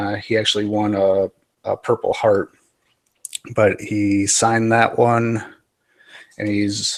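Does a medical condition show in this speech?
No.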